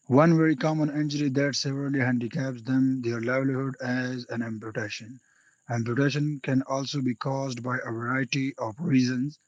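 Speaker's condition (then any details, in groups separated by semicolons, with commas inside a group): No condition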